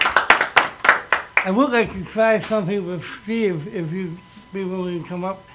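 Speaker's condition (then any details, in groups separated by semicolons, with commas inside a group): Cerebral palsy; able to talk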